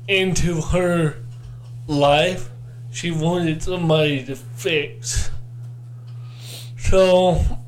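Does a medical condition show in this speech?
Yes: cerebral palsy; born not breathing.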